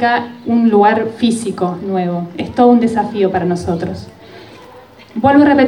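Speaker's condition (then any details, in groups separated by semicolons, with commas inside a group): No condition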